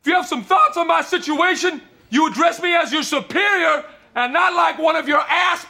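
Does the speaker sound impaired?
No.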